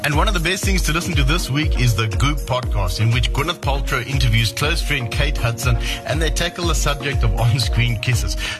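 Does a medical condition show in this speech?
No.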